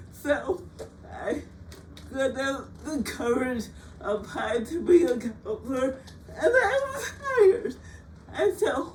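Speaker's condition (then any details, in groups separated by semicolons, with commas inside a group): Cerebral palsy; frequent speech therapy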